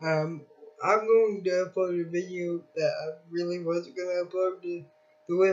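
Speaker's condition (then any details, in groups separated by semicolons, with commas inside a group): Cerebral palsy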